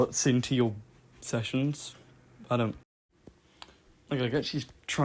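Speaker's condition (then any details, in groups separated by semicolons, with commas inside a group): No condition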